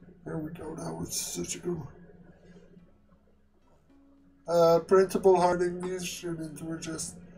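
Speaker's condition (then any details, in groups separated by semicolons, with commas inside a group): Quadriplegic cerebral palsy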